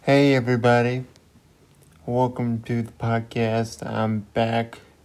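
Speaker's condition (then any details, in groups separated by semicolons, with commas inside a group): Cerebral palsy; cerebral palsy since birth, wheelchair user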